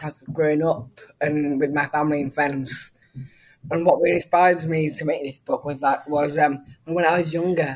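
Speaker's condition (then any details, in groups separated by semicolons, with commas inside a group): Down syndrome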